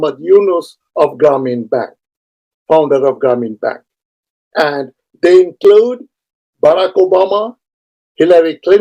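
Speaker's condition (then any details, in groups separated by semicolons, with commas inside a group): No condition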